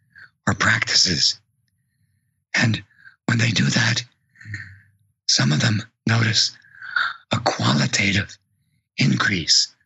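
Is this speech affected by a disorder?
Yes: vocal cord paralysis.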